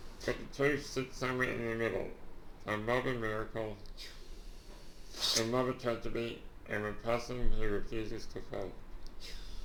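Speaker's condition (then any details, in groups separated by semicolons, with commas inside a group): Duchenne muscular dystrophy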